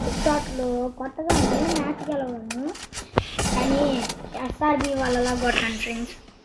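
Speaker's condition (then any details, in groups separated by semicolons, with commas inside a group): No condition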